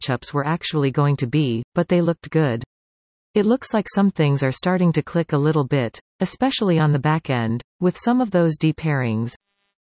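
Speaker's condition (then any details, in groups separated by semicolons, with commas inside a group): No condition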